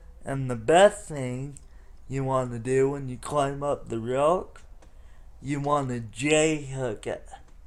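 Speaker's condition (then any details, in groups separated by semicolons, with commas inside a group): Cerebral palsy; tone and spasticity, wheelchair most of life; breathing work to loosen tight body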